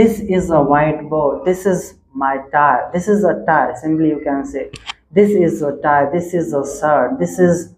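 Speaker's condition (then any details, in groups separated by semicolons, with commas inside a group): No condition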